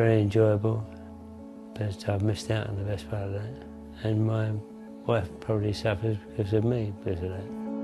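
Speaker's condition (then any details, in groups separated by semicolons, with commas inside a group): Parkinson's disease; weak voice, unclear diction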